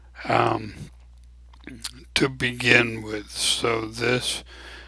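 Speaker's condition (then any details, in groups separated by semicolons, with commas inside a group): ALS; abnormally slow voice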